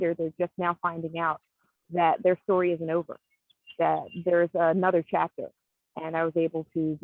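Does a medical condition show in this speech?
No.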